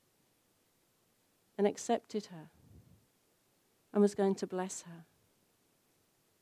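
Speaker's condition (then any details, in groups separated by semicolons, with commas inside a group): No condition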